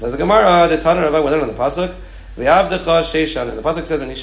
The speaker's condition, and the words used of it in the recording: No condition.